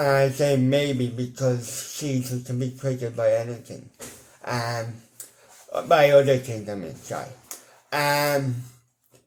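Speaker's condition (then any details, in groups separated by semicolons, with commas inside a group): Cerebral palsy, ataxic, mild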